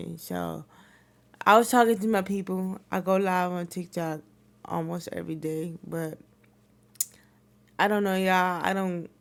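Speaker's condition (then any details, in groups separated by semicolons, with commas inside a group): Cerebral palsy; wheelchair user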